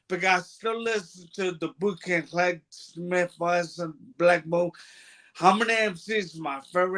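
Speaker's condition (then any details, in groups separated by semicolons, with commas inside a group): Brain bruising; speech bad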